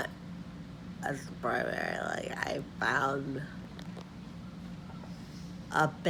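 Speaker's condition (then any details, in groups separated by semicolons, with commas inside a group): Friedreich ataxia, severe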